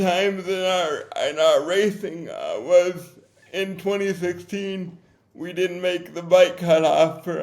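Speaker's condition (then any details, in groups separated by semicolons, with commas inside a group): Cerebral palsy; from birth, affects walking and talking; difficult to talk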